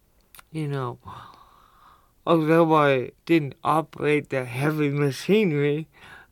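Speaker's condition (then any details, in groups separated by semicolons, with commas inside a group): Cerebral palsy; cerebral palsy since childhood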